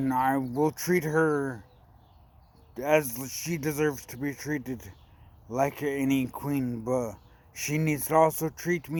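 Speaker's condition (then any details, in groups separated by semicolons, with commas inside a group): Brain injury; right-side head impact, left side spastic and uncoordinated, right milder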